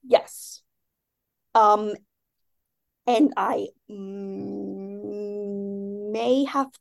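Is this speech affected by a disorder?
Yes: stuttering; stuttering since childhood, speech therapy restarted in adulthood, fifth speech therapist; avoidance reduction therapy and REBT at AIS for about 6 years; unavoidable phone talk at work, uses email for much communication; here blocks.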